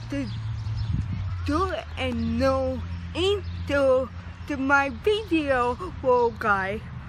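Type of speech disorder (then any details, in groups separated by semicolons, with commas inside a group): Apraxia of speech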